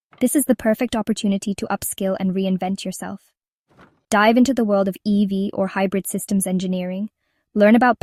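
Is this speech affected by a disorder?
No.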